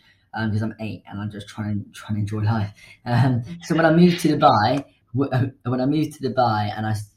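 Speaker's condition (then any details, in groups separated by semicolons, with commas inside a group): Stammer; varies by day and listener, not as bad as some others'; age 14, puts 'the' before words as habit for about a year, breathes and relaxes on bad days; stammered many times reading aloud in year 6, later made up words instead of reading; repeated sounds, prolonged sounds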